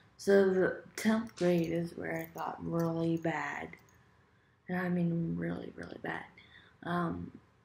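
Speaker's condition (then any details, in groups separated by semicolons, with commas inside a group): Cerebral palsy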